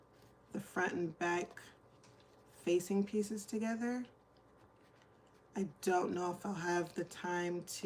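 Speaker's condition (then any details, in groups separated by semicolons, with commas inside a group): No condition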